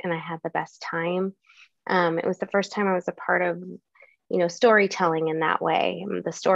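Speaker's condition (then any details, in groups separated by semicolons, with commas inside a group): No condition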